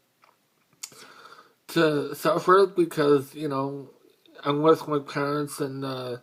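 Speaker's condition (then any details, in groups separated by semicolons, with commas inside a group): Mobius syndrome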